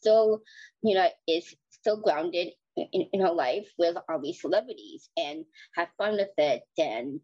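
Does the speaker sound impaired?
Yes: Down syndrome; flat feet.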